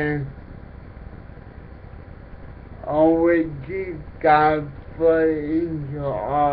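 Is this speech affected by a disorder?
Yes: cerebral palsy.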